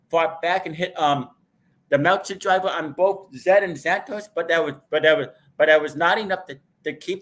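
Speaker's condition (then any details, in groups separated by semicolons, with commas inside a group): No condition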